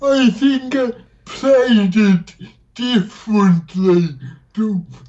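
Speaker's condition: Dysarthria; from cerebral palsy, cannot do separate things with separate fingers; noticeable speech accent, some words misheard by host, host finds easy to understand

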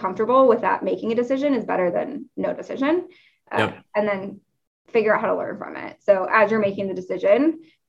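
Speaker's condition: No condition

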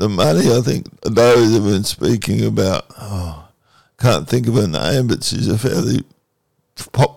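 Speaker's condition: Cerebral palsy

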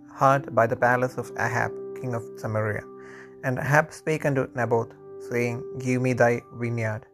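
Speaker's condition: No condition

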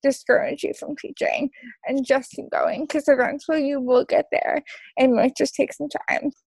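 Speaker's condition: Cerebral palsy; wheelchair use, onset before birth

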